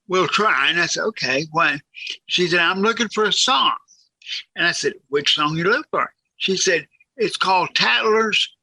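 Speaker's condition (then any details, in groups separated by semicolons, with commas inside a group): Cerebral palsy, severe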